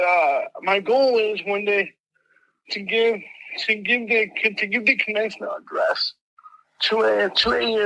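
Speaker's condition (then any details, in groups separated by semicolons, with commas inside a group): Mild cerebral palsy; speech impediment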